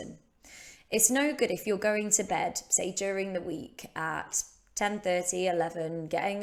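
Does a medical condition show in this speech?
No.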